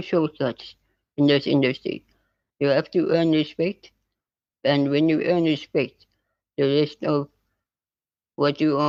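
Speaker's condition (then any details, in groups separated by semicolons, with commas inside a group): Spinal muscular atrophy type 2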